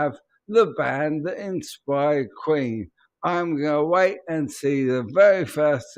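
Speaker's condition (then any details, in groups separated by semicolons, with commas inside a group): ALS; speech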